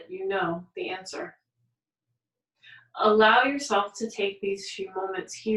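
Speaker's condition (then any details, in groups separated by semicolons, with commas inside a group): No condition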